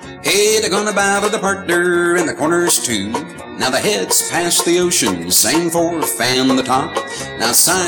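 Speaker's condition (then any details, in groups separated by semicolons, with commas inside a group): No condition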